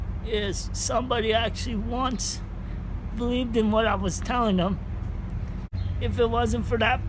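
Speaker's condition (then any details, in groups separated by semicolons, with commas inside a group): Cerebral palsy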